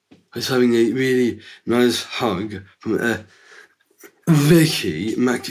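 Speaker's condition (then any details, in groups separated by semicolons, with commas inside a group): Down syndrome; from birth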